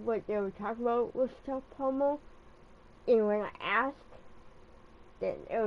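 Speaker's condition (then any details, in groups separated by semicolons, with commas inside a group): Cerebral palsy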